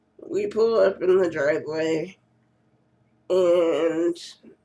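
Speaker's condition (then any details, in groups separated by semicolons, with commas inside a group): Cerebral palsy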